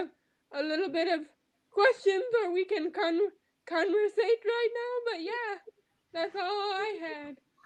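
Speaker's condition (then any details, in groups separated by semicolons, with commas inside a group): Quadriplegic cerebral palsy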